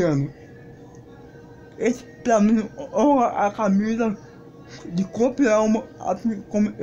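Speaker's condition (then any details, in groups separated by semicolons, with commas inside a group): Cerebral palsy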